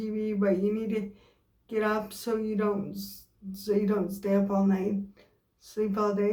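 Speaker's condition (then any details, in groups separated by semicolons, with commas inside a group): Cerebral palsy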